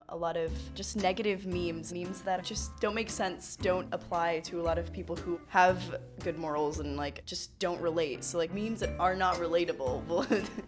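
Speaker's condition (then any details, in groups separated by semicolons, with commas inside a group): No condition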